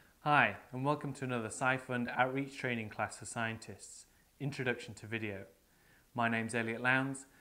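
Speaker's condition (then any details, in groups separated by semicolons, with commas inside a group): No condition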